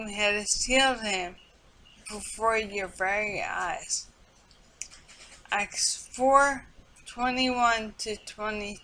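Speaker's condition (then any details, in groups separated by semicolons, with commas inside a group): Multiple sclerosis; speech affected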